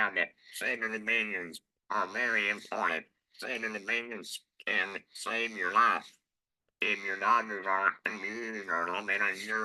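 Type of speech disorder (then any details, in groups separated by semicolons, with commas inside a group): Electrolarynx speech; laryngectomy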